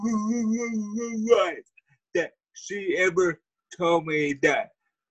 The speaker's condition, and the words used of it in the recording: Cerebral palsy. I am in a wheelchair, cerebral palsy, speech impediment, but, but, but he compares everyone to how tall I am, to how strong I am.